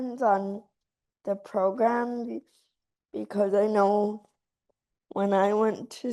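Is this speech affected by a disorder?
Yes: cerebral palsy.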